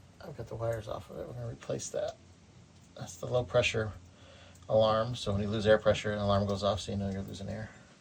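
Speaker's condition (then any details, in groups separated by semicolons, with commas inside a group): No condition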